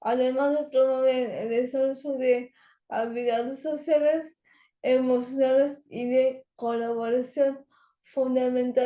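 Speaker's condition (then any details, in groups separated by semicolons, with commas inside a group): Cerebral palsy; language areas of brain affected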